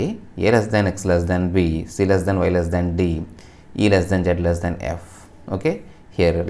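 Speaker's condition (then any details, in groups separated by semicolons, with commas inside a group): No condition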